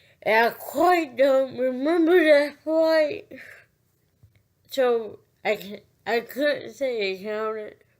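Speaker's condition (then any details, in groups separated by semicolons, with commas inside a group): Cerebral palsy; birth injury, poor muscle control, affects walking and stability; lifelong; cannot control speech, speech affected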